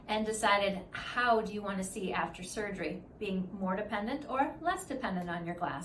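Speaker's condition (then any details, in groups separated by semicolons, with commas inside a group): No condition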